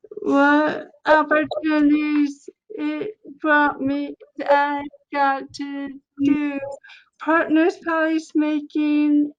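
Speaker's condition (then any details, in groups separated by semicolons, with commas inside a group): Cerebral palsy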